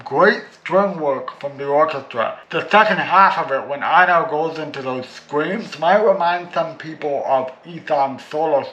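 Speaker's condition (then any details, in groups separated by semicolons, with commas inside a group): Cerebral palsy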